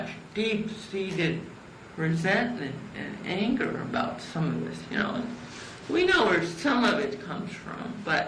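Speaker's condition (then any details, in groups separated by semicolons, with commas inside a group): Cerebral palsy; from birth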